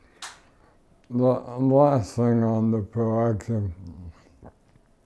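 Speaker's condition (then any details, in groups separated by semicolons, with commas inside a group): ALS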